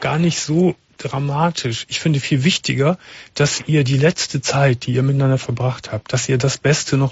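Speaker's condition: No condition

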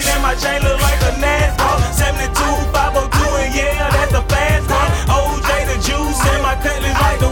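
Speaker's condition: No condition

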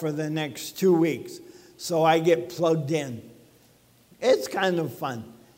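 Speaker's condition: ALS; swallowing

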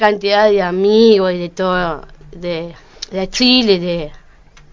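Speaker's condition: Down syndrome; adult aged 32

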